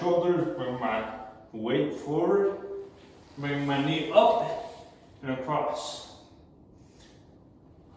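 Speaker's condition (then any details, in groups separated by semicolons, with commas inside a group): Cerebral palsy; movement dexterity issues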